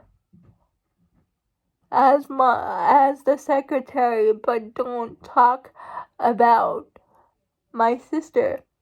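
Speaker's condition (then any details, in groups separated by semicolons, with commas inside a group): Cerebral palsy; uses wheelchair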